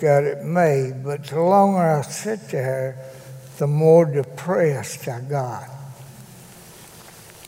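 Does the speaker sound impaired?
Yes: cerebral palsy; still able to speak, gives spoken testimony in church.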